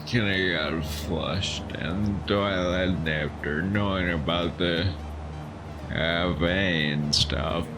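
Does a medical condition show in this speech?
Yes: Friedreich's ataxia.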